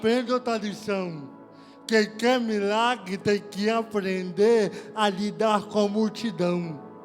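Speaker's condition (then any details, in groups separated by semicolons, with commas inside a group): Cerebral palsy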